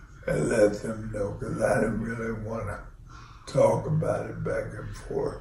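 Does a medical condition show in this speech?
Yes: ALS.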